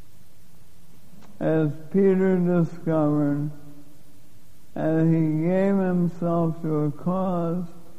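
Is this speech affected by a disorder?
Yes: Lou Gehrig's disease; onset with loss of strength first thought due to Parkinson's, given 3 to 5 years to live.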